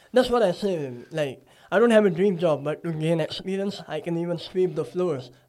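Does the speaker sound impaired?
Yes: cleft palate; talks from nasal cavity.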